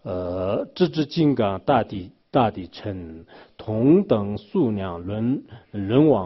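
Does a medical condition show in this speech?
No.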